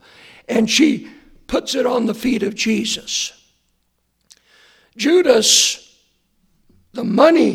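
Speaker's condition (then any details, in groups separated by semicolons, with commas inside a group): Hoarseness after vocal cord surgery; hard to hear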